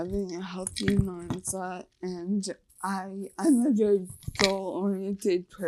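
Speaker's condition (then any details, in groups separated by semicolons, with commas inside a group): Facial paralysis (nf2-swn)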